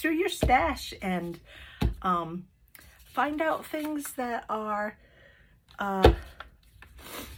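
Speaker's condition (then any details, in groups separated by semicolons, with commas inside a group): No condition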